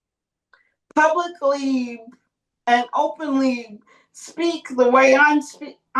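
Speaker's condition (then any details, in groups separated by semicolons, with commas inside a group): Cerebral palsy; since childhood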